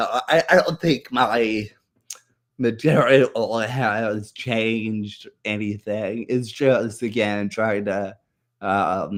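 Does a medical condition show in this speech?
Yes: muscular dystrophy.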